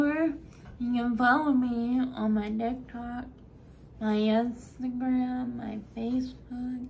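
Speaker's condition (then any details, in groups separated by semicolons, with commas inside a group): Friedreich's ataxia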